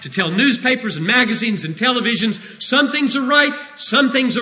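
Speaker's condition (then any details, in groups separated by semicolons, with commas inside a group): No condition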